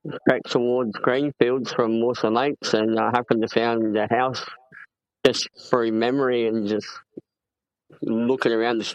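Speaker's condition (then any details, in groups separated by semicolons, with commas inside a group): Cleft palate; congenital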